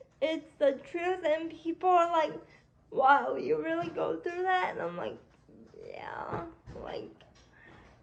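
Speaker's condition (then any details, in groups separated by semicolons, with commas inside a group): Cerebral palsy; spastic quadriplegia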